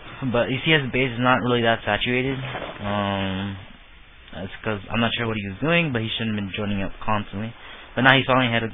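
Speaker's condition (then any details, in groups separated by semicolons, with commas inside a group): No condition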